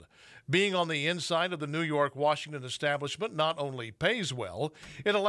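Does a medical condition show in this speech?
No.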